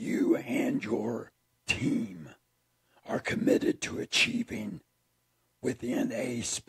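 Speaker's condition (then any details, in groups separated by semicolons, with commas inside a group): Throat cancer; tracheostomy tube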